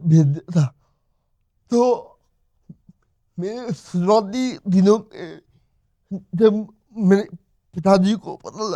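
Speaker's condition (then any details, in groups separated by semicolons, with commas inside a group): Cerebral palsy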